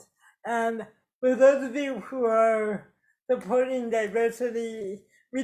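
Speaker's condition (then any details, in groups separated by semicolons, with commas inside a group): Cerebral palsy; affects speech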